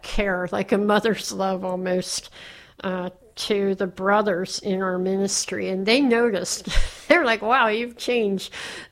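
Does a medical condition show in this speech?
Yes: cleft palate; surgery on cleft palate while growing up.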